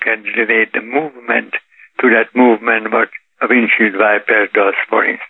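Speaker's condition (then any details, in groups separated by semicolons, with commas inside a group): Parkinson's disease; now 84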